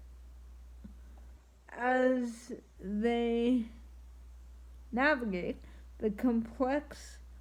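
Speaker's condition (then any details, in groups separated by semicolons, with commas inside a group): Triplegic cerebral palsy; spastic triplegia, from birth, two legs one arm, scoliosis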